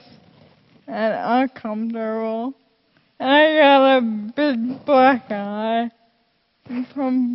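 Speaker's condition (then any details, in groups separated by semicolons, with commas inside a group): Friedreich's ataxia; progressive, genetic, affects heart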